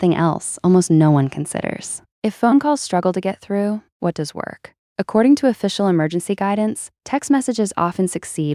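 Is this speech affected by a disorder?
No.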